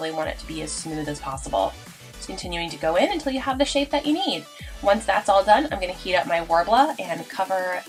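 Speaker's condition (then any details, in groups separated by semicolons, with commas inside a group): No condition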